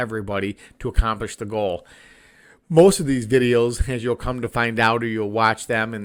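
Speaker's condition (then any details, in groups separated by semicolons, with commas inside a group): No condition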